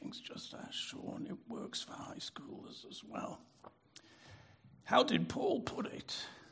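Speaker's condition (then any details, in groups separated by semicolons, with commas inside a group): Spasmodic dysphonia; catch in voice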